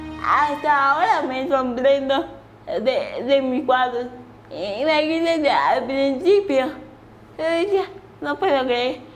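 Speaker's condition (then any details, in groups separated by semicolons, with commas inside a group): Cerebral palsy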